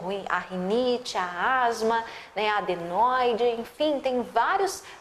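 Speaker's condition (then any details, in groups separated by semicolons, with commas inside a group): No condition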